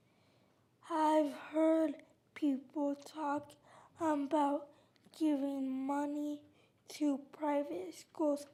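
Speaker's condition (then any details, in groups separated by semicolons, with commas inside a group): Cerebral palsy; uses power wheelchair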